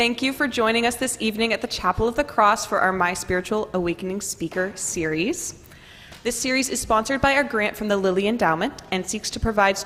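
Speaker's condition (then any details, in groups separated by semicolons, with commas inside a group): No condition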